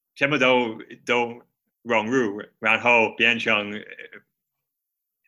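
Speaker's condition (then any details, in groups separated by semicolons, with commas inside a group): Stuttering; childhood stutter, fluency shaping in primary and middle school, stopped in high school, later avoidance reduction therapy; aims to stutter openly with forward-moving speech, no hard blocks or techniques to hide stutter; repeated words, prolonged sounds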